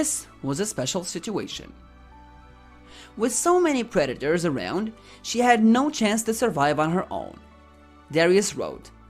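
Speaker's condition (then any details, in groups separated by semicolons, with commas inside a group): No condition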